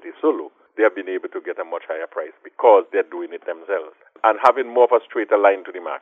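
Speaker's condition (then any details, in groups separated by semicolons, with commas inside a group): No condition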